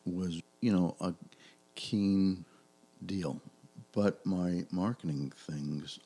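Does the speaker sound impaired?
Yes: aphasia after stroke; stroke during heart procedure for suspected blockage, sedated, breathing tube, 5 days in ICU; over 7 years recovery, speech therapy with Rebecca, Katie Murphy, CrossFit with Mesa, public speaker; very hard time speaking, knows what to say, speech returned after about two and half years.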